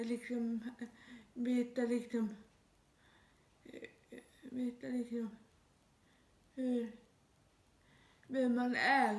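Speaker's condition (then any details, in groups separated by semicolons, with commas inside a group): Dyskinetic cerebral palsy; dyskinetic form, severe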